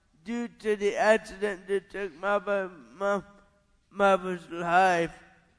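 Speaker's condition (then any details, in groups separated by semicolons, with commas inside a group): Cerebral palsy; caused by parents' lifestyle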